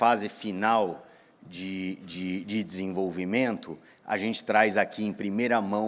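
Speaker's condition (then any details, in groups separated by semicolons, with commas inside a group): No condition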